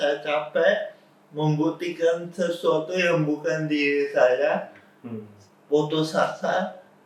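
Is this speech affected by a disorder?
Yes: cerebral palsy.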